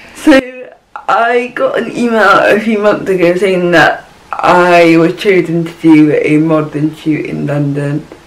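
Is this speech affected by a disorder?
Yes: cerebral palsy.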